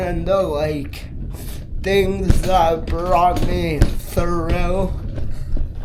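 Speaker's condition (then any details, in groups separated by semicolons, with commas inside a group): Multiple sclerosis; affects hands and left arm; onset left arm at 21, limited hand use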